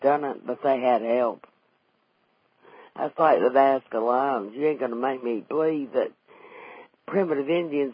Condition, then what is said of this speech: Vocal cord paralysis. But after my stroke, one of my vocal cords was paralyzed, so I couldn't do that anymore.